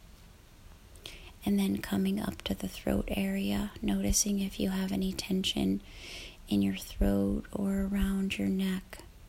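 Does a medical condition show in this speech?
No.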